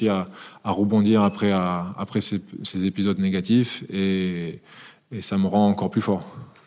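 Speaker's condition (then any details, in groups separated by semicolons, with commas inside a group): No condition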